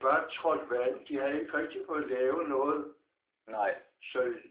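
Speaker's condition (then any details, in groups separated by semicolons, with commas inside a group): Parkinson's disease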